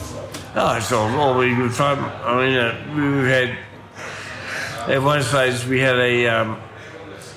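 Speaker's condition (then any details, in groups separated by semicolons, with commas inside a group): Ataxia from brain damage; acquired cerebellar brain damage at university, speech therapy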